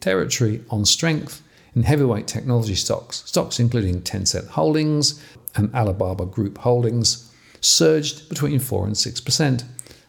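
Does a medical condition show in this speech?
No.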